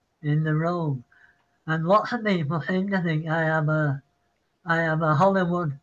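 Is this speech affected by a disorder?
Yes: Parkinson's; apologizes mid-sentence.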